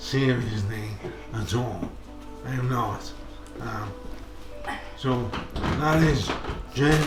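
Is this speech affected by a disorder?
Yes: motor neurone disease; affects throat muscle; diagnosed about a year ago, progressive; voice changed early, throat muscle impaired, cannot project voice.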